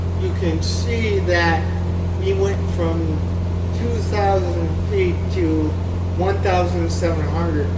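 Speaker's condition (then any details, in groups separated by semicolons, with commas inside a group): Cerebral palsy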